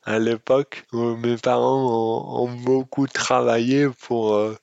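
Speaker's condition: Dystonia; congenital

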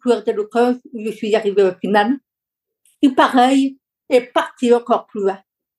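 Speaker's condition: Deaf from birth, congenital

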